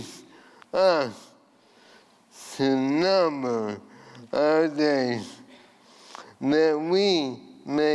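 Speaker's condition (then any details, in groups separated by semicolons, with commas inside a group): ALS; voice changed from earlier resonant voice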